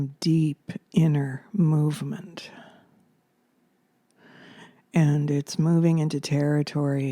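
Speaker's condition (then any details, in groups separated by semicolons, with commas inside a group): No condition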